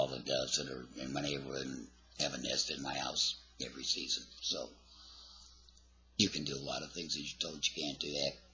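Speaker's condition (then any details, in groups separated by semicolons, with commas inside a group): Laryngectomy; tracheoesophageal puncture, voice prosthesis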